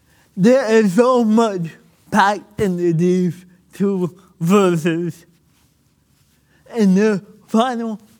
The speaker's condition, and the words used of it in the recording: Cerebral palsy. And when I'm nervous, it makes speaking even more difficult.